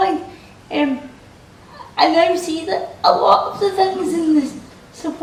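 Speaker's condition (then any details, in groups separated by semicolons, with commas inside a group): Cerebral palsy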